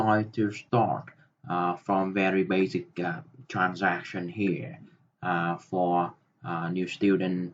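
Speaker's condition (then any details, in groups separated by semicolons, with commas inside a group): No condition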